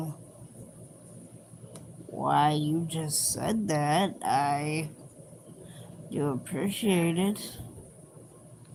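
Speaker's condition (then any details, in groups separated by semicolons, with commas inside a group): Cerebral palsy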